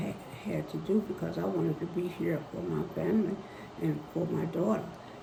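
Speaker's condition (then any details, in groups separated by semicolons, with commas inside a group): Spinal neurosarcoidosis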